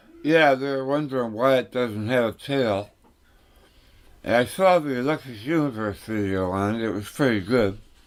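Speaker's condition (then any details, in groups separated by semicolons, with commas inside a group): Tongue cancer; tongue tumor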